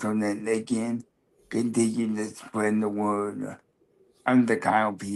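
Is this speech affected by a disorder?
Yes: cerebral palsy, spastic quadriplegia.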